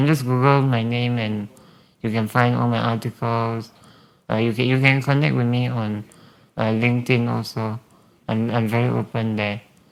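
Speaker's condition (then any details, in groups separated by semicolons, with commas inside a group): Spinal muscular atrophy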